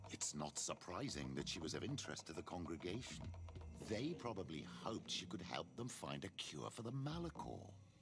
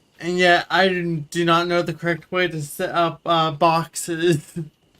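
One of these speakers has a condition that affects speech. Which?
The second: cerebral palsy; wheelchair user.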